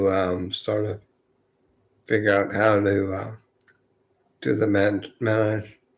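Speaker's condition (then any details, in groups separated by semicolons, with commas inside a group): Multiple sclerosis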